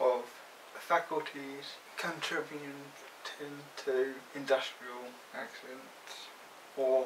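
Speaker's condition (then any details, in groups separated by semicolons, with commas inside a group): Cerebral palsy, mild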